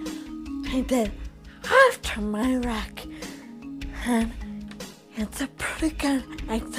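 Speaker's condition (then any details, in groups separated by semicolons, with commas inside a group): Traumatic brain injury; caused by traffic crash; in rehabilitation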